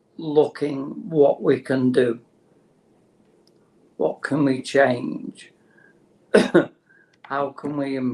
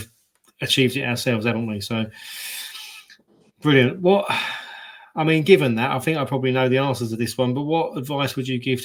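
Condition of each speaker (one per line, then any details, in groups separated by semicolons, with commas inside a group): Motor neurone disease; terminal, no cure; diagnosed within last two years, early stage
No condition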